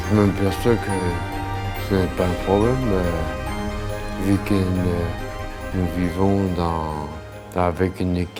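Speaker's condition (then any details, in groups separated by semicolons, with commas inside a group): Multiple sclerosis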